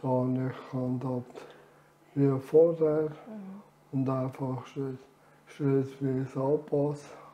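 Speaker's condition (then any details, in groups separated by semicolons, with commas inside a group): Amyotrophic lateral sclerosis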